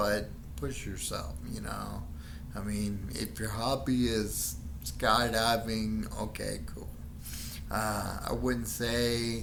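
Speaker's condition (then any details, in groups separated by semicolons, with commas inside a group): Friedreich's ataxia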